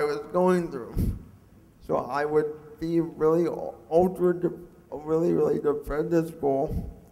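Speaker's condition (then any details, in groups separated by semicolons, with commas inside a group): Cerebral palsy; mixed quadriplegic type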